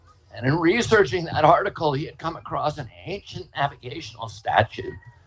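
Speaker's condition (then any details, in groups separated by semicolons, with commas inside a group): Spasmodic dystonia; Pace law school infirmary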